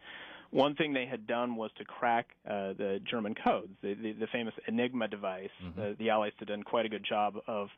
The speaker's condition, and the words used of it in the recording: None; typical speech.